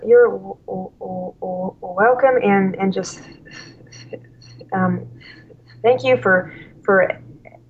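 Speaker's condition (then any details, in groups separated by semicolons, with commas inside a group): Stuttering; severe stuttering at college start, fluency temporarily improved by drinking alcohol, works as school slp; stutters openly, cannot hide it, discloses stuttering to parents, feels in control; noticeable stuttering that cannot be hidden, more fluent when drinking then; repeated words, prolonged sounds, blocks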